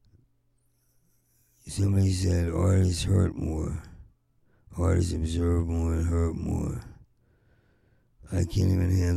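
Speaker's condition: Parkinson's; exhausted, short on sleep, taken for drunk so could not get a cab

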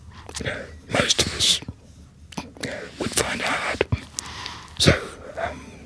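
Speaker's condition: Laryngectomy; vocal cord cancer, throat cancer recurrence 8 years later, laryngectomy late 2016, second operation for spreading infection; speaks via tiny silicone voice prosthesis connecting new throat to stoma; very quiet, odd manner of speaking, fluent in paragraphs since start of speech therapy

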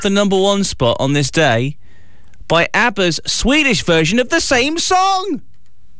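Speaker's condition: No condition

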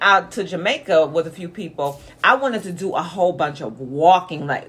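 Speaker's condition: No condition

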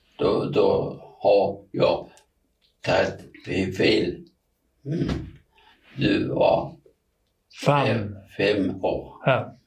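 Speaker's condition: Aphasia; about seven years since onset

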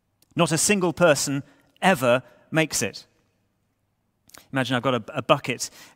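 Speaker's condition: No condition

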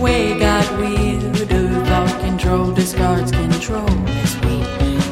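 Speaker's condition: No condition

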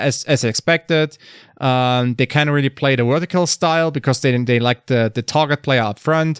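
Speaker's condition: No condition

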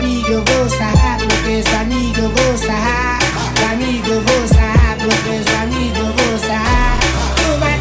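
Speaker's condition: No condition

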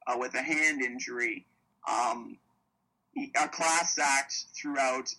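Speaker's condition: No condition

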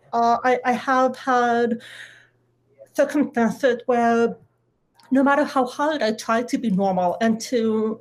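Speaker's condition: Deafness; cannot hear voice calls or megaphones, needs to see faces, uses captioned video calls

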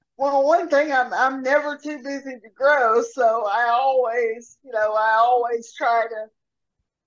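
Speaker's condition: Cerebral palsy; severe rotator cuff tear

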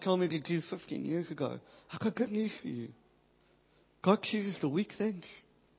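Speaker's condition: Cleft palate, Pierre Robin syndrome; speech most affected, hated own voice until about age 28, could not hear self preach

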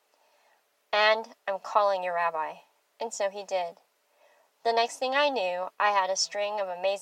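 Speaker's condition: Bilateral cleft lip and palate; without partial air escapes to nasal passage

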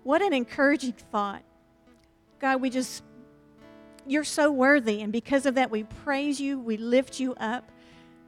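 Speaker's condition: No condition

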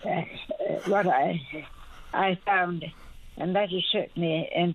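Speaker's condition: Speech impediment after stroke, mild

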